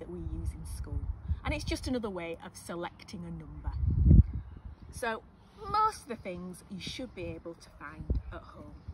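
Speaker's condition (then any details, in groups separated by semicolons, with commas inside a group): No condition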